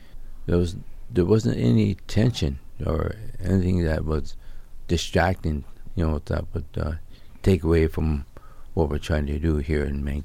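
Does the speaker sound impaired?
Yes: ALS; onset year ago, slurred speech, limb and torso weakness, stroke ruled out, Mayo Clinic neurologist diagnosis; recently diagnosed, weakening body, cane always, MSU voice banking twice weekly with Tessa, William; slightly slurred, talking getting harder, fears sounding mumbled, voice disrupts train of thought, expects voice loss.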